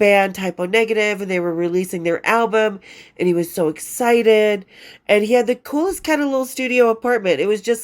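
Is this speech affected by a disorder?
No.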